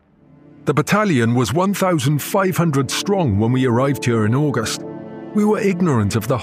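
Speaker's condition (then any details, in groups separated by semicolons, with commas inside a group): No condition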